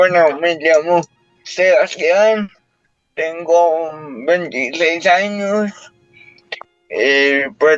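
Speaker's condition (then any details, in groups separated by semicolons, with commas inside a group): Cerebral palsy; congenital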